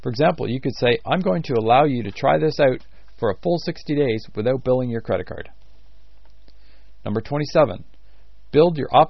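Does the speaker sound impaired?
No.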